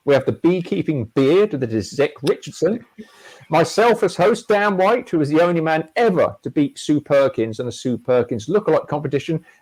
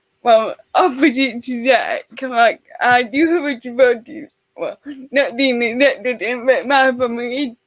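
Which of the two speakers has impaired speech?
The second: cerebral palsy; affects all four limbs, part-time wheelchair user.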